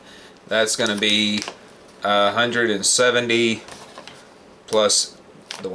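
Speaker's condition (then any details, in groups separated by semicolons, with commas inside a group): No condition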